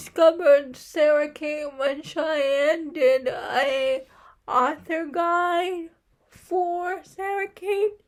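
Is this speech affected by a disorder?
Yes: cerebral palsy; uses wheelchair.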